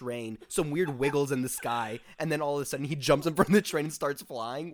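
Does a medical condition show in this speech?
No.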